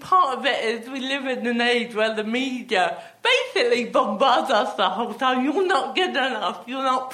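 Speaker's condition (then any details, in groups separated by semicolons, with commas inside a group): Athetoid cerebral palsy; with myotonia and ataxia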